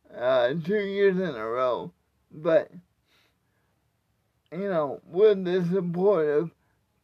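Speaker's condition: Cerebral palsy; aphasia

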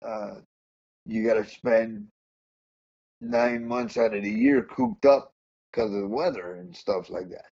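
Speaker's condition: Cerebral palsy; poor sitting balance

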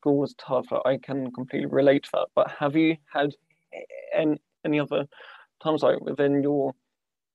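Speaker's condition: Stammer; accepted from the start, some people did not realise it; stammer recently very good, best when sociable; tailors spoken pieces to be more comfortable for stammer; repeated sounds

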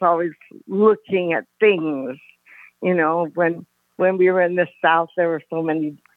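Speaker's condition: Parkinson's; recent onset

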